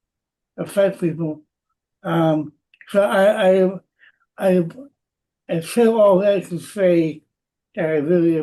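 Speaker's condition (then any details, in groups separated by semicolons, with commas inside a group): Cerebral palsy; present from birth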